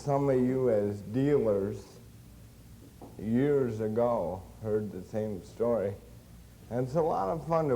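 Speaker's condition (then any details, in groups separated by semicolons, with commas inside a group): Cerebral palsy; since birth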